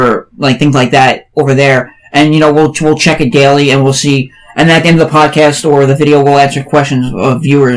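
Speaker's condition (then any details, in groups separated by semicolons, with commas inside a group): No condition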